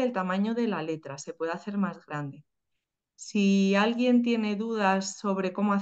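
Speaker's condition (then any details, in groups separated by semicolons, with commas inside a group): No condition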